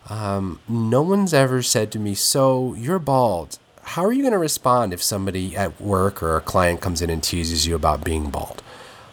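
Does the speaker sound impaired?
No.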